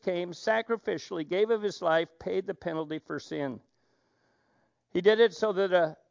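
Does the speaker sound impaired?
No.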